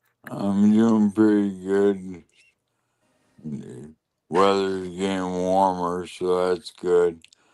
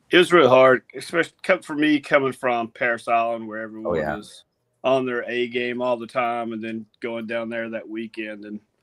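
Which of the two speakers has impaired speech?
The first: lou Gehrig's disease (ALS); right side and left hand weakness, cane, leg brace; voice going, slurring worsens with longer talking.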